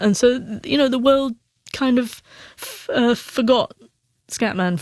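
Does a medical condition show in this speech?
Yes: stutter; neurological brain function, not nervousness, deep breath advice does not help, British Stammering Association; takes a little more time to speak; here prolonged sounds.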